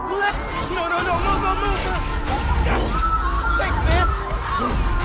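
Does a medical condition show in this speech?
No.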